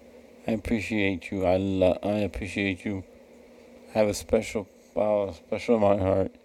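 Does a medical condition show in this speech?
Yes: cerebral palsy; released from pediatric care, past therapy including occupational therapy; never needed speech therapy.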